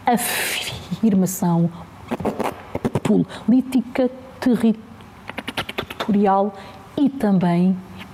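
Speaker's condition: Stuttering; fluency seen by others as varying day to day; effortful control to avoid stuttering, sometimes unavoidable, slow greetings, callers hung up, listeners must slow down; repeated sounds, prolonged sounds, blocks

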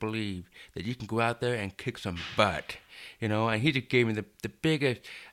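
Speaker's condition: Deafness, hard of hearing

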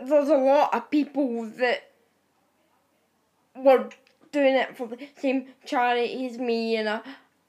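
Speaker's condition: Cerebral palsy; wheelchair user

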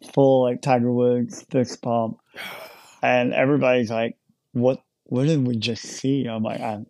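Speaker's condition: Cleft lip and palate; large hole in mouth at birth

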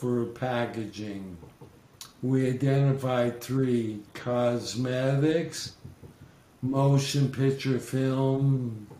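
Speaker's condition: ALS; slurred speech

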